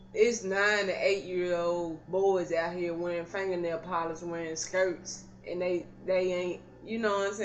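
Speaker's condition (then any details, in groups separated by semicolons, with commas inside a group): Cerebral palsy; not paralyzed, can stand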